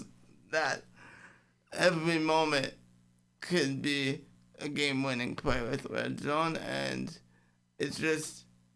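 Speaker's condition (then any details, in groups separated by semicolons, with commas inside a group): Cerebral palsy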